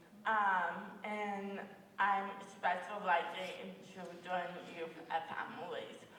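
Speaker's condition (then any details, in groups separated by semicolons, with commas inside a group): Cerebral palsy; hard to be understood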